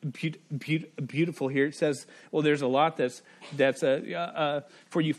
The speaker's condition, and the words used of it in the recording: Stuttering. And I've stuttered since I was 5, and sometimes, man, right now I'm pretty fluent, but I've got days.